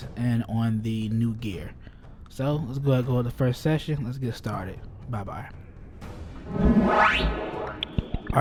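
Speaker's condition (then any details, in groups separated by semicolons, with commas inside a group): No condition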